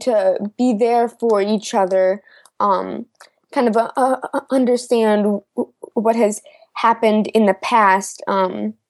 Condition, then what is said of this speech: Stuttering. And I feel that I actually stutter more when I'm so tense and uptight trying not to stutter.